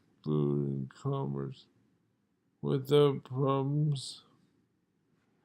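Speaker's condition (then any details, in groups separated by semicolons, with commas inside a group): Multiple sclerosis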